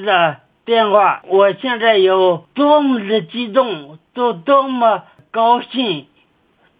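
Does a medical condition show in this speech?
Yes: cerebellar atrophy; onset age 14 to 15, possibly head trauma, nearly paralyzed, cannot care for self, disabled; age 44, about 30 years since onset, fully dependent on 76-year-old mother for daily care; speech sounds somewhat different from ordinary people.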